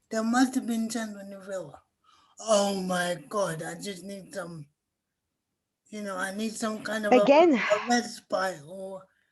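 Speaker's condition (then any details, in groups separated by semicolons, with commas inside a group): Cerebral palsy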